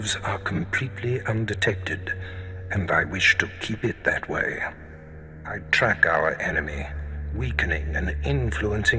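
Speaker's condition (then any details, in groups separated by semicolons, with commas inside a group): No condition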